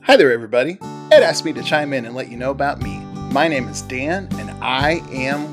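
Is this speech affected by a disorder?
No.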